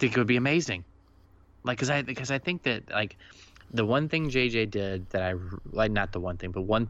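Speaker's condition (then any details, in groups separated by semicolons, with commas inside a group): No condition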